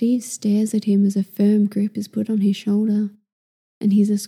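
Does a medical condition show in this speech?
No.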